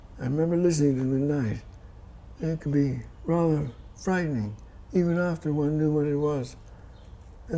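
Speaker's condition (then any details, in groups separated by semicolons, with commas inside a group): Parkinson's disease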